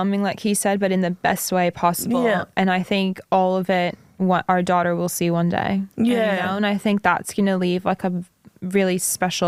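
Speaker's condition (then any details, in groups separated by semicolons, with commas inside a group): No condition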